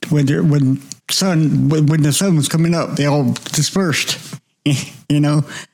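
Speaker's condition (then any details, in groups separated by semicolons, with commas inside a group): Cerebral palsy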